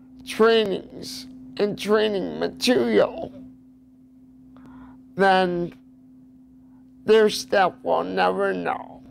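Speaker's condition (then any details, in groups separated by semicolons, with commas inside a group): Cerebral palsy; also quadriplegic from spinal cord injury, wheelchair user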